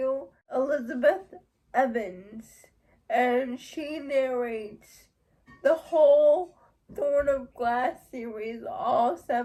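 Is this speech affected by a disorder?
Yes: cerebral palsy; uses wheelchair.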